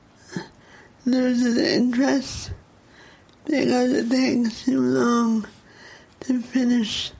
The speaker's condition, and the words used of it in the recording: Cerebral palsy. The telephone is really difficult because people think you're drunk or you're in distress or there's something wrong,